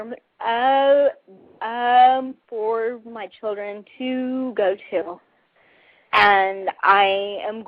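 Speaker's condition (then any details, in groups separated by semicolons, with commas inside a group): Cerebral palsy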